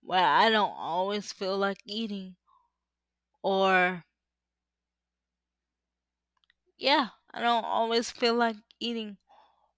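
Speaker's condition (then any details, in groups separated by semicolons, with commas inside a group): Cerebral palsy; uses power wheelchair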